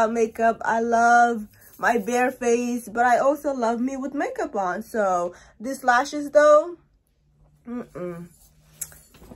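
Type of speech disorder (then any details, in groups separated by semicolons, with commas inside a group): None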